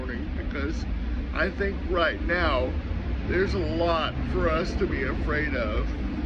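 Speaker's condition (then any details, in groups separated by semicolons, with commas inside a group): Cerebral palsy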